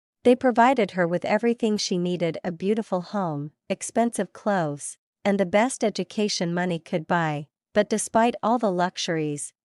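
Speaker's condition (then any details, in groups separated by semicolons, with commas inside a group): No condition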